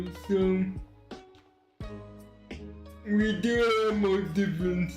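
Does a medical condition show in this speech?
Yes: cerebral palsy.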